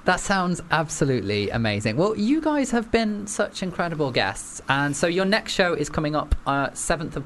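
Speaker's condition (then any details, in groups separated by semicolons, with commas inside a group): No condition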